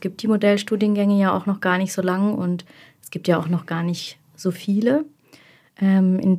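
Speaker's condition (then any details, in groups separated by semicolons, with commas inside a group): No condition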